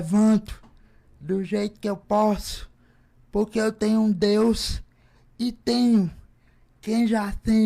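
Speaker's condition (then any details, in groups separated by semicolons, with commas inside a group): Cerebral palsy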